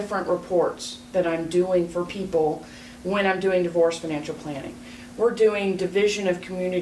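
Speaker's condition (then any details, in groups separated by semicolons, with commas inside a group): No condition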